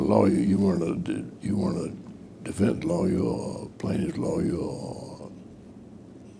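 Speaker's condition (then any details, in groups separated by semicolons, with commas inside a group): Parkinson's disease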